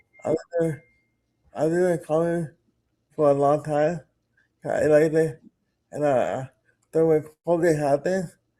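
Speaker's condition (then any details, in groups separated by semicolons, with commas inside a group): Cerebral palsy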